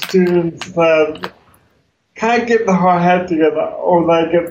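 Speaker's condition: Cerebral palsy; congenital, wheelchair user

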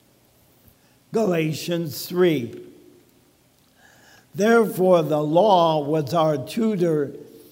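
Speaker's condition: ALS; talking funny

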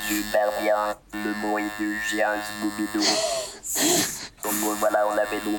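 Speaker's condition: Total pharyngolaryngectomy; phonatory prosthesis asked about

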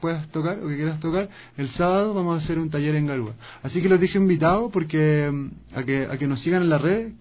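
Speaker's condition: No condition

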